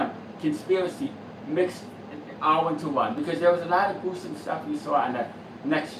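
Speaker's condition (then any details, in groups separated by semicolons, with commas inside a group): No condition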